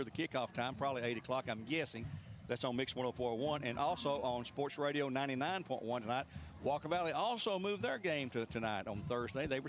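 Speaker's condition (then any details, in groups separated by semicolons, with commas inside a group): No condition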